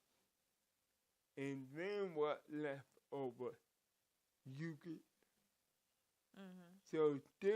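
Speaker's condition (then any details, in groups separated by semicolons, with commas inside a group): Cerebral palsy; from birth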